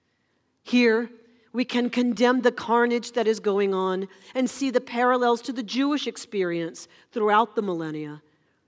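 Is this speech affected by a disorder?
No.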